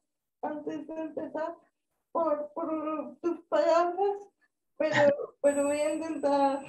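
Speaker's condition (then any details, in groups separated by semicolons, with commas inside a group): Cerebral palsy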